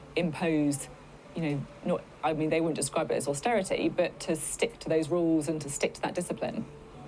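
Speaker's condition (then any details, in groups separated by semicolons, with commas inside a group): No condition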